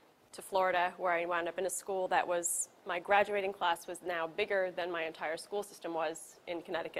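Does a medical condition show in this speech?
No.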